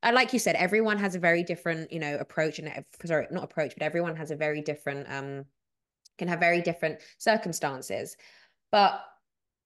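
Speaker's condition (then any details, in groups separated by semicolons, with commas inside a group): No condition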